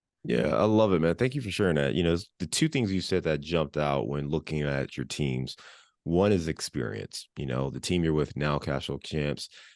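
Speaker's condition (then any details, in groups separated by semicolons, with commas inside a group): No condition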